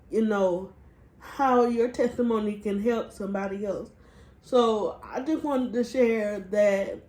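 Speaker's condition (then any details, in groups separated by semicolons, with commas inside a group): Cerebral palsy; spastic diplegia, from birth, weak legs, crouched gait; diagnosed age three, walks only 10 to 15 minutes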